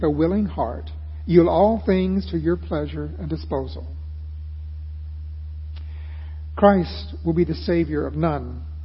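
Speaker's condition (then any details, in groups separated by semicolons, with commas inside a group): No condition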